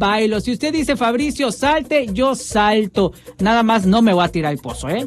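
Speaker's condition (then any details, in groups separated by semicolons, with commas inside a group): No condition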